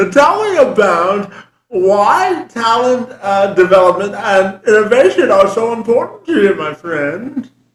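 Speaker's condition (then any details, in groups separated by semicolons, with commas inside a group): Cerebral palsy; severe, cannot walk unassisted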